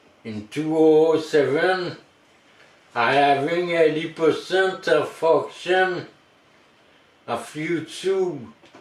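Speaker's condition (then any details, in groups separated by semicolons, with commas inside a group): Traumatic brain injury; surgery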